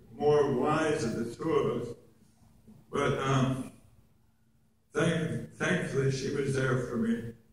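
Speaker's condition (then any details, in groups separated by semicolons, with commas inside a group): Oral cancer; base of tongue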